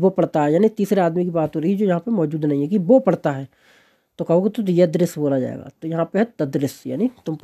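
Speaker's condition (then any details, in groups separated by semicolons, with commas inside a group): No condition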